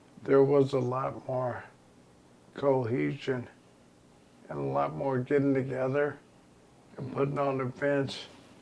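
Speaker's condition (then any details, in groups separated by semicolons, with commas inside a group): ALS; progressive terminal illness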